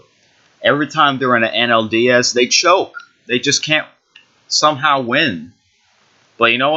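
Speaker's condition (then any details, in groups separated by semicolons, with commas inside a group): No condition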